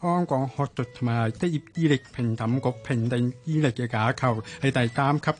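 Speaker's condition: Hearing impairment; follows conversation by reading lips

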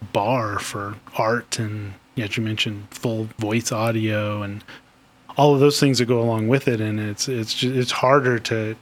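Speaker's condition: No condition

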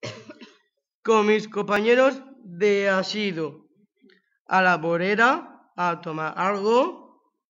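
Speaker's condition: Down syndrome; attended Assido Centre since early childhood

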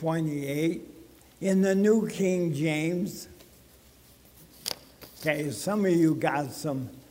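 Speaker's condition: ALS (Lou Gehrig's disease); no cure

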